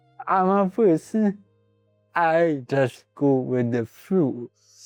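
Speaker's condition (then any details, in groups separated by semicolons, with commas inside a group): Cerebral palsy; from birth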